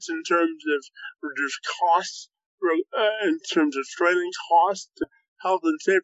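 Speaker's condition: Cerebral palsy, spastic quadriplegia

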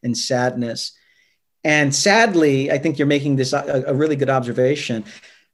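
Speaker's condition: No condition

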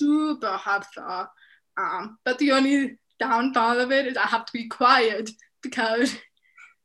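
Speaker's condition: Deafness, profound, severe; left cochlear implant processor

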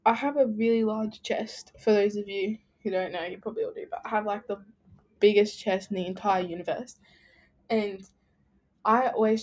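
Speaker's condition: No condition

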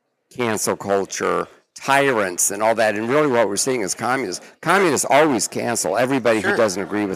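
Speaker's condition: No condition

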